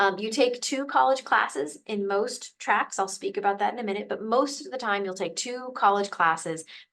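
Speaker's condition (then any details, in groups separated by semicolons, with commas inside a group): No condition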